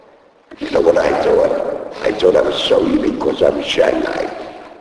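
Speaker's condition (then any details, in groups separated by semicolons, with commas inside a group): Laryngectomy; device placed in throat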